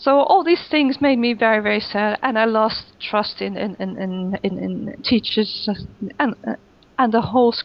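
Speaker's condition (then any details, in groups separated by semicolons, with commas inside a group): Stuttering; stutter with silent blocks, freezes, body movements and tics, major stuttering on oral presentations; stutters a lot in this recording, recording stress increases stutter; slow, clear, articulated speech, mostly fluent in English and Swedish, more stuttering in Dutch, German, French; repeated words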